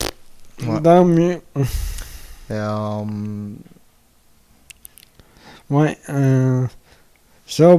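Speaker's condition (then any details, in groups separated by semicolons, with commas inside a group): Amyotrophic lateral sclerosis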